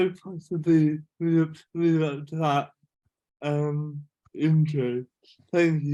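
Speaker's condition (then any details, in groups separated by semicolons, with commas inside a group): Cerebral palsy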